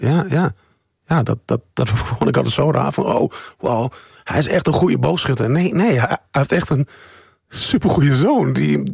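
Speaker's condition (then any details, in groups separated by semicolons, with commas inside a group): Stuttering; onset at age 3, present since childhood; school presentations very frustrating in childhood; repeated sounds, repeated words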